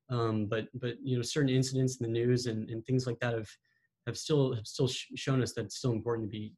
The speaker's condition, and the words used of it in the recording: Stuttering. And then also just personally, it's a great opportunity to challenge myself as a person who stutters and to improve my fluency and increase my public speaking skills and things like that.